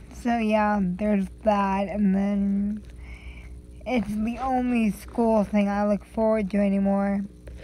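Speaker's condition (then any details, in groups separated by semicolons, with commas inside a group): Cerebral palsy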